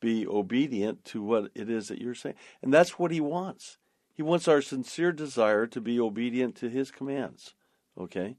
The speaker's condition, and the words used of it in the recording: None; typical speech.